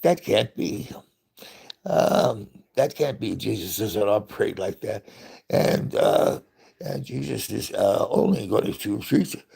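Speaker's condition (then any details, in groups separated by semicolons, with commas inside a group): Parkinson's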